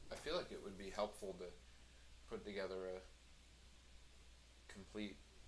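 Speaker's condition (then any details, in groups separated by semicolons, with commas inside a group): No condition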